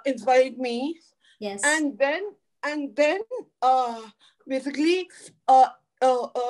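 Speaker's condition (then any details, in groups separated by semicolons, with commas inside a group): Cerebral palsy; present from birth, delayed milestones, floppy limbs; could not talk in early childhood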